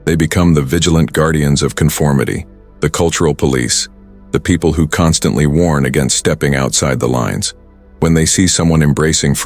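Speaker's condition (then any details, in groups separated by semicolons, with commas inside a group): No condition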